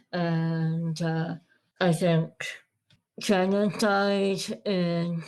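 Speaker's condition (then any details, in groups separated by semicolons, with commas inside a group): Moebius syndrome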